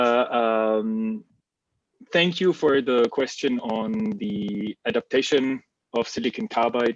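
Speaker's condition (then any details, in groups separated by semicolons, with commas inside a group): No condition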